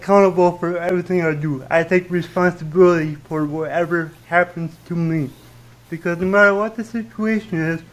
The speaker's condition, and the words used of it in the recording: Stuttering. So if I'm coming up to one of those words, I give a little quick and then I don't stutter.